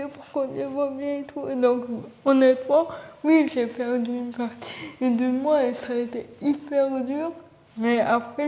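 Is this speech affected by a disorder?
Yes: cerebral palsy; from birth, uses wheelchair.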